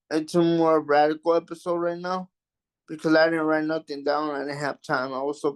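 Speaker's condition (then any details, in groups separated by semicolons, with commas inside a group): Cerebral palsy; takes deep breaths while speaking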